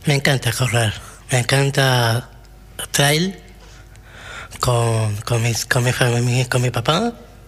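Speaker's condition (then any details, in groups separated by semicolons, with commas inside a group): Down syndrome; trisomy 21, three copies of chromosome 21 in all body cells; 31 years old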